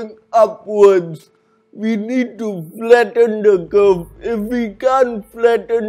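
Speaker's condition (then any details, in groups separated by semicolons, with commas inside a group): Cerebral palsy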